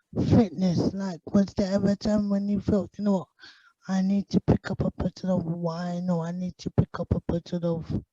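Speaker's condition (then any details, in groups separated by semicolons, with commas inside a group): Cerebral palsy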